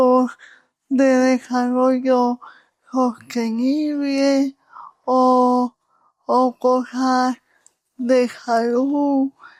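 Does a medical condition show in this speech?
Yes: cerebral palsy.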